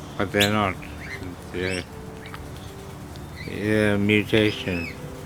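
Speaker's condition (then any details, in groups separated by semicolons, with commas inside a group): Parkinson's disease; hypersalivation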